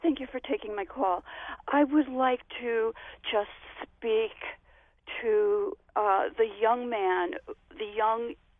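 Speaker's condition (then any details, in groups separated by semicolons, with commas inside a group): Stuttering; sudden speech loss about 10 years ago, brain surgery, 10 days intensive care for uncontrolled seizures; senior citizen, takes a lot of drugs; stutters while speaking; repeated sounds, prolonged sounds, blocks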